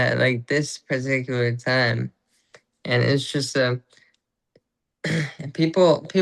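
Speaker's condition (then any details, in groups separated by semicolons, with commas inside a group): Traumatic brain injury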